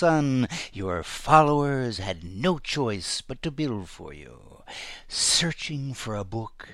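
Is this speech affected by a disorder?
No.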